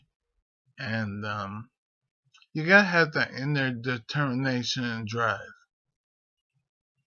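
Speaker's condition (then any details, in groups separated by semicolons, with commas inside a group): Multiple sclerosis; rambling speech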